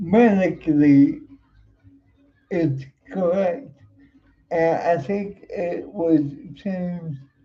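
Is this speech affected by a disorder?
Yes: cerebral palsy; uses wheelchair.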